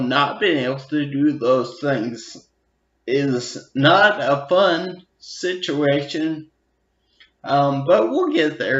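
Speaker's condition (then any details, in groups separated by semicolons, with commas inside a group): Non-traumatic brain injury (abscess)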